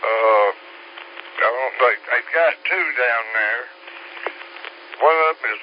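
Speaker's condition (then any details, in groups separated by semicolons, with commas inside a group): Slurred speech; stroke 3 years ago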